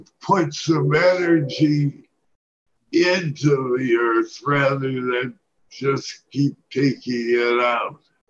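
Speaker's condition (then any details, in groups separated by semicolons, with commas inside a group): Parkinson's disease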